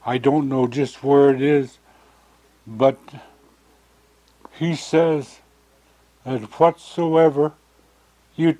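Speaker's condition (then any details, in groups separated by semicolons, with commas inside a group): Stroke; hard time finding words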